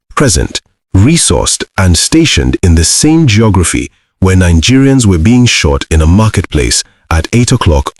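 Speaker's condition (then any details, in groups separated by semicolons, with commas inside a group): No condition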